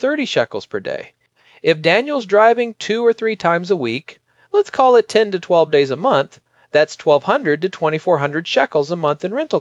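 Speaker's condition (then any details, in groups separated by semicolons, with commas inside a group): No condition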